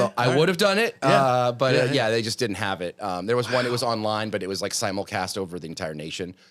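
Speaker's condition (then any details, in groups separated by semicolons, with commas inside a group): No condition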